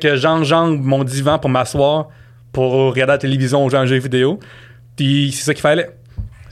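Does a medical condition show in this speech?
Yes: stuttering and cluttering; lifelong, treated by Montréal speech therapist during pandemic; much improved, daily exercises continue, speaking faster after two weeks in Colombia; some words hard to get out, initial r blocks, very fast speech, words telescoped, unaware of speed; here repeated sounds.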